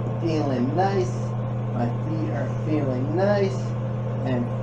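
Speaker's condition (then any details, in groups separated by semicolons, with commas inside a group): Cerebral palsy; affects feet and gait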